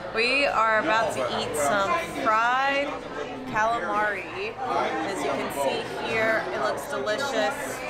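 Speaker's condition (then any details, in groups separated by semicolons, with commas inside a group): No condition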